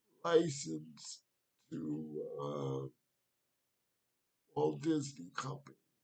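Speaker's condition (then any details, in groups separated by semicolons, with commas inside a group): Cerebral palsy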